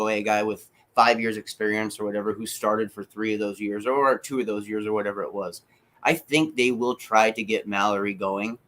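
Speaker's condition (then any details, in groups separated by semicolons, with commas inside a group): No condition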